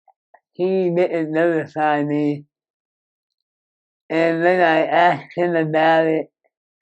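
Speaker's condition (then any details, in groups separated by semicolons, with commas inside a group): Moebius syndrome; severe nerve damage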